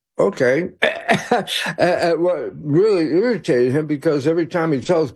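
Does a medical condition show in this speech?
Yes: tongue cancer; seen by ear nose throat doctor, throat scan malignant, later scan benign tumor; slurred speech.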